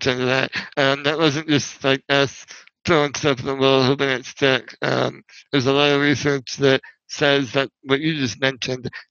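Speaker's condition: Spinal muscular atrophy; wheelchair user

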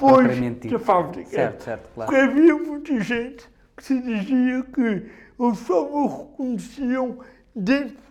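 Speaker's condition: Cerebral palsy; neurological disability

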